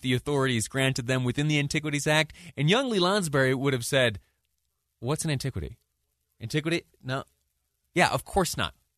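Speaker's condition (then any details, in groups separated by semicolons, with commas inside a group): No condition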